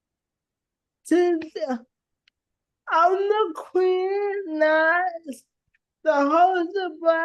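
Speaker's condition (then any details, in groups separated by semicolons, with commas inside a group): Cerebral palsy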